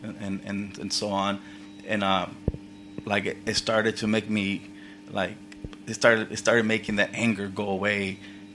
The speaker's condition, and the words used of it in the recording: Stuttering. I don't know if it's because you're tired or something, whatever's happening, you know, in your brain or whatever, like it makes me stutter.